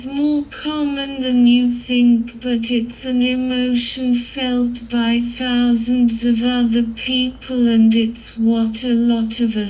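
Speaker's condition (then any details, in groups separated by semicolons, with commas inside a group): Cerebral palsy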